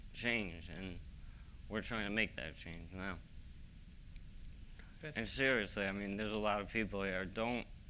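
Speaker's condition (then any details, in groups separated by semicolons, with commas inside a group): ALS; young-adult onset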